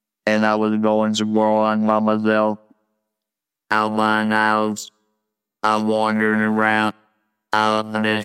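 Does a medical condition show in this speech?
Yes: laryngectomy, total laryngectomy with electrolarynx; voice box removed for laryngeal cancer from smoking cigarettes.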